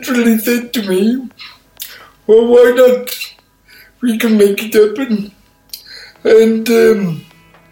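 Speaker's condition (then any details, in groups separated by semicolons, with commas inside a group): Cerebral palsy; speech impairment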